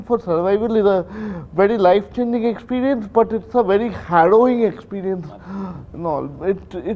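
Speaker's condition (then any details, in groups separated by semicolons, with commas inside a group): Cerebral palsy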